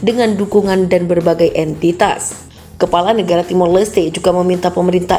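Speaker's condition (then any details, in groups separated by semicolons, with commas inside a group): No condition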